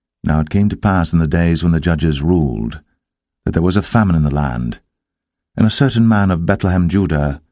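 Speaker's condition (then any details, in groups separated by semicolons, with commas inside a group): No condition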